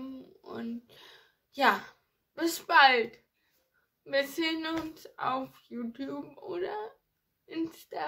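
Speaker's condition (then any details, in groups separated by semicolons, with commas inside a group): Ataxia; ataxia affecting hands and fingers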